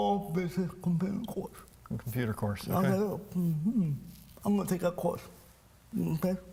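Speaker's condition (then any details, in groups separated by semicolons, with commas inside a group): Cerebral palsy; from birth; speech impairment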